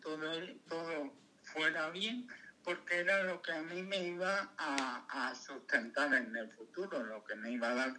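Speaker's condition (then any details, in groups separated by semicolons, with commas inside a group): Cerebral palsy; lifelong physical motor disability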